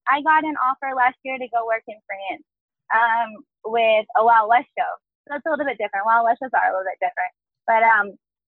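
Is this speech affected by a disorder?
No.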